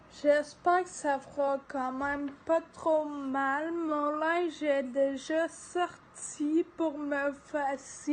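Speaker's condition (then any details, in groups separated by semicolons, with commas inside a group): Ataxia; degenerative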